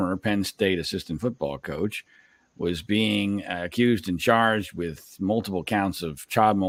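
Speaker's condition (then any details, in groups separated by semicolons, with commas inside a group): No condition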